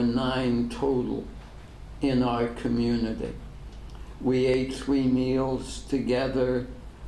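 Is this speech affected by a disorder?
Yes: ALS; degenerative; diagnosed ten years ago.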